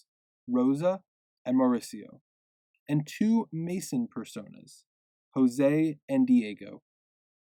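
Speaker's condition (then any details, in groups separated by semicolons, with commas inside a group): No condition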